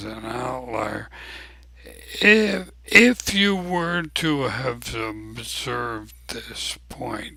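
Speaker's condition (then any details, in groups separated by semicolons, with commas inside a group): ALS; abnormally slow voice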